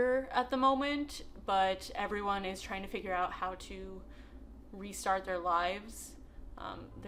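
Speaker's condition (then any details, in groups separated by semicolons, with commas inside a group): No condition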